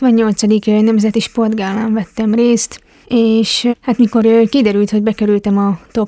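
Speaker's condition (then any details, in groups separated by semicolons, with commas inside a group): Hearing impairment; tried signing with japanese sign-language users at the competition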